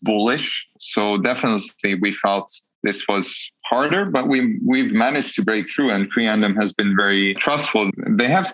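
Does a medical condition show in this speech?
No.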